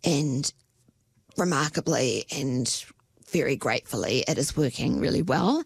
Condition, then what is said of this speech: Spasmodic dysphonia. But as you can hear, I'm kind of coming to the end of a 3-month cycle at the moment.